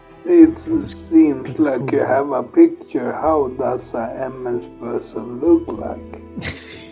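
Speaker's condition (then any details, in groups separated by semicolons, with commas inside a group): Multiple sclerosis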